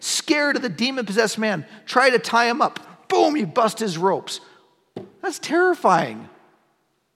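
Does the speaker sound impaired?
No.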